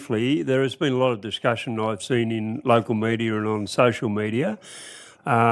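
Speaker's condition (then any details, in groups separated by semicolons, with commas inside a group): No condition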